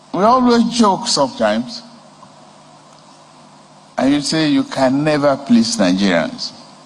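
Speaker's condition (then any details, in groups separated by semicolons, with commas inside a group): No condition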